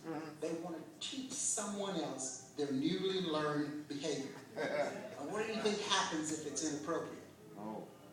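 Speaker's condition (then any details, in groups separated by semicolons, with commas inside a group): No condition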